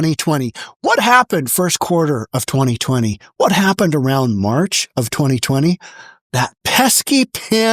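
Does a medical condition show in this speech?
No.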